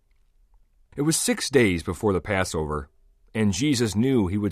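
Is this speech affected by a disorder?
No.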